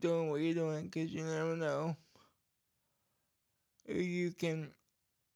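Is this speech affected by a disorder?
Yes: cerebral palsy; cerebral palsy causing speech problem, scratchy throat and gag reflex issues at times; voice goes in and out sometimes.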